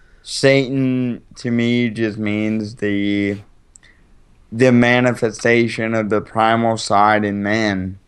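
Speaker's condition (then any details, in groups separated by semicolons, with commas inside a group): Cerebral palsy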